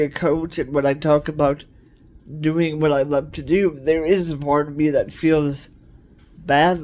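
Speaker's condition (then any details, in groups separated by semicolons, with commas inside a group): Cerebral palsy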